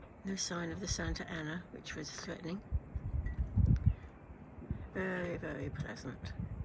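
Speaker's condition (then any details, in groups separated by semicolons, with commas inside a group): No condition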